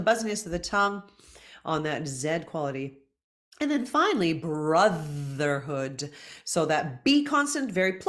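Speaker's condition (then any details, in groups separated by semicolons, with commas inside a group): No condition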